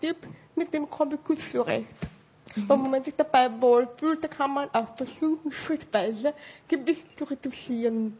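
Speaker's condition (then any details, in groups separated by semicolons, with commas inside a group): Severe hearing loss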